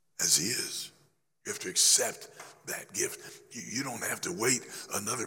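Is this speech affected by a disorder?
Yes: laryngeal cancer after radiation; growth on voice box, treated with radiation and chemotherapy, voice box not removed; started preaching in a whisper, voice gaining strength, still affected, apologizes for listener discomfort.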